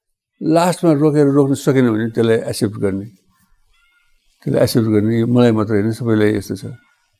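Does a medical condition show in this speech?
Yes: Parkinson's disease; slurred, jumbled speech, sometimes hard to understand, sometimes sounds fine, dry mouth.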